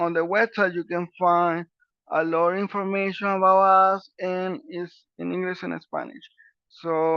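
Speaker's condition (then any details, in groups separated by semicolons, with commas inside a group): Cerebral palsy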